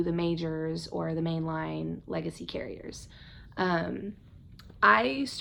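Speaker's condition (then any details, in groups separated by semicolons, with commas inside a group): No condition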